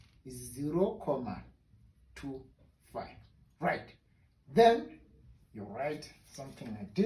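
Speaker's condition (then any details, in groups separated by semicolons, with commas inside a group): No condition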